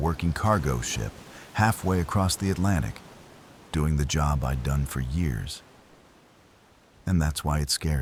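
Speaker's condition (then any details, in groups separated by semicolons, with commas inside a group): No condition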